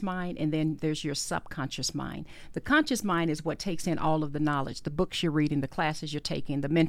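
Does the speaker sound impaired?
No.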